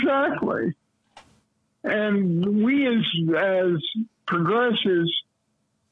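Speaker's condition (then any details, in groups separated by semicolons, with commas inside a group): Cerebral palsy; lifelong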